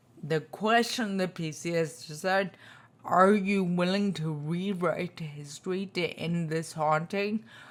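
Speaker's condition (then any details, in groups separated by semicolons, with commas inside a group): Spinocerebellar ataxia type 2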